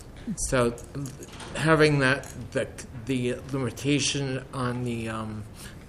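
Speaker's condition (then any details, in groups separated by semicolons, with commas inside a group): PML brain virus, progressive multifocal leukoencephalopathy; PML brain virus diagnosed about 18 years ago, HIV positive about 29 years, poor balance; speech impairment caused by PML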